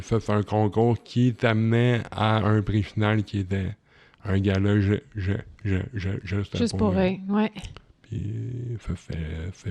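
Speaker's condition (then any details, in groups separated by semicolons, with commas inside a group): Cerebral palsy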